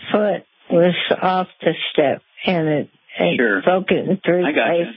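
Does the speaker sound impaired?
Yes: stroke; right side of face numb; in good shape; voice a little off.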